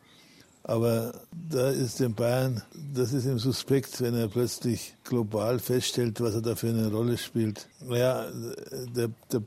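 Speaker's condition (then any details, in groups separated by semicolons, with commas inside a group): Parkinson's disease; public for about 11 years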